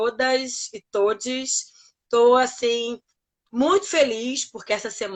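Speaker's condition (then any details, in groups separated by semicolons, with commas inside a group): No condition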